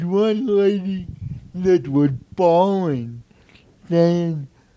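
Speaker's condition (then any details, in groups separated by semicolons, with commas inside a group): Cerebral palsy; from birth, brain injury disrupting messages between brain and body, therapy in childhood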